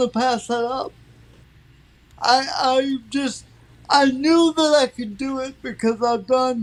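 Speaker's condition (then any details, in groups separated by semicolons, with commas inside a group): Cerebral palsy; from birth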